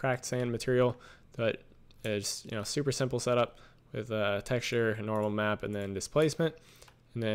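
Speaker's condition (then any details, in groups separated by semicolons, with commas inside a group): No condition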